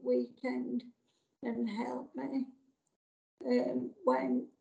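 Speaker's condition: Motor neurone disease; MND diagnosed about nine years ago, progressive, voice went overnight during past illnesses; still speaking, voice banked 1,600 phrases incl own, supported by therapist Richard Cave; voice affected quite a lot, once-broad Yorkshire accent changed, fears voice may suddenly go

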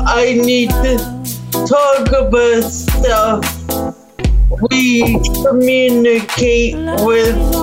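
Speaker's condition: Cerebral palsy; spastic quadriplegia, mainly affects legs, spastic fibers in most muscles throughout body, not overpowering; 41 years old; neck muscles still coordinate for speech, can still speak

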